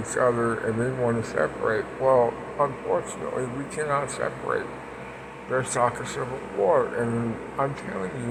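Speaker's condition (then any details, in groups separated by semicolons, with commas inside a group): Parkinson's; speech impediment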